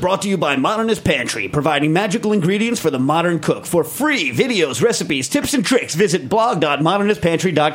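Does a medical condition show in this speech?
No.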